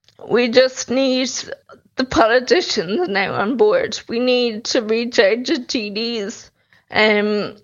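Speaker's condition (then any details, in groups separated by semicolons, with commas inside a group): Friedreich's ataxia; campaigning for access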